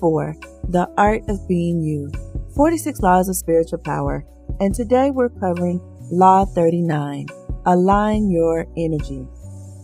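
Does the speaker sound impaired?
No.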